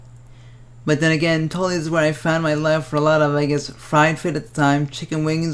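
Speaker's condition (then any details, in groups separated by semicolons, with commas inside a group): Cerebral palsy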